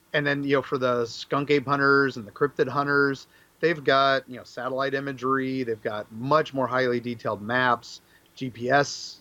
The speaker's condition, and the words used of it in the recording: No condition.